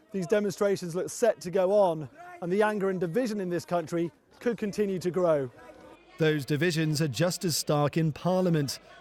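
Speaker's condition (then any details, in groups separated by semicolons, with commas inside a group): No condition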